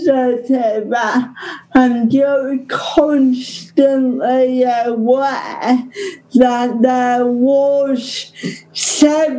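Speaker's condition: Ataxic cerebral palsy; no breathing for 17 minutes

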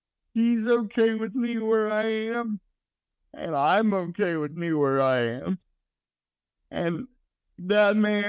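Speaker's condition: Cerebral palsy

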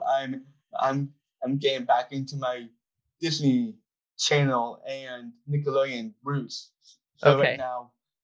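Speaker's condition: Down syndrome; public speaker

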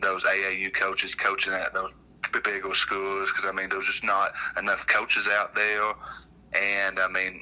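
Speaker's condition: Stuttering; present since at least seventh and eighth grade, avoided talking in class then, began speaking up in college; much improved, still working to improve, still noticeable to others; noticeable to listeners; repeated sounds

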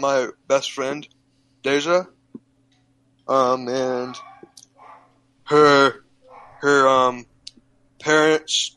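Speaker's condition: Cerebral palsy, physical only

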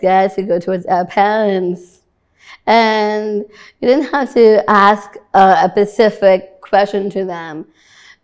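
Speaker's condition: Down syndrome

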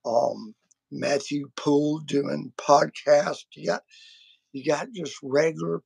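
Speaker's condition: Vocal cord surgery; including laser treatment

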